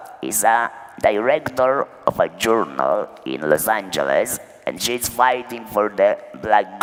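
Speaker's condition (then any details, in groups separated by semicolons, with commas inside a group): Laryngectomy after laryngeal cancer; no natural voice, robotic-sounding electrolarynx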